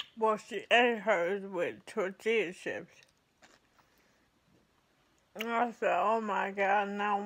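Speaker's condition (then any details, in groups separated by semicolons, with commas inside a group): ALS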